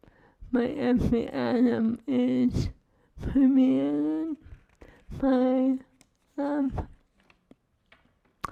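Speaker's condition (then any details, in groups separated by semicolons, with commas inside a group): ALS; cannot eat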